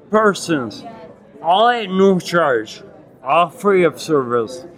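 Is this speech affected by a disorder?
Yes: acquired ataxia with dysarthria, acquired; Lance-Adams syndrome.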